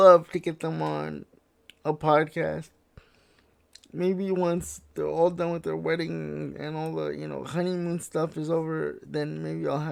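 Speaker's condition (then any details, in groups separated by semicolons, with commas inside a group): Cerebral palsy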